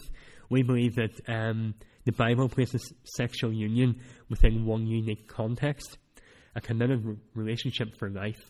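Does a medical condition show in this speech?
Yes: cleft palate; speech not that clear at times.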